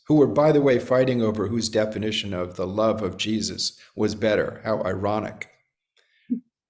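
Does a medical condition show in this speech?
No.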